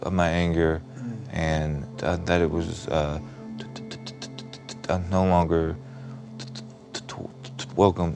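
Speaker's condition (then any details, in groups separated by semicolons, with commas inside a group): Stutter; stutter since school age, onset after seeing father beating mother, fright; prolonged sounds, blocks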